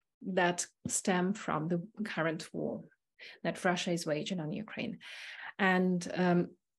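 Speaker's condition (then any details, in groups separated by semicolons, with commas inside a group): No condition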